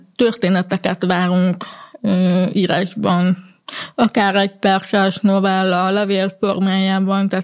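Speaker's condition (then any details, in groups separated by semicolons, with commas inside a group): Hearing loss; communicates in spoken language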